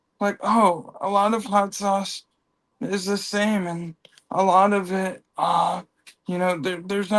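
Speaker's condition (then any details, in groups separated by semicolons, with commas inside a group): Cerebral palsy; from birth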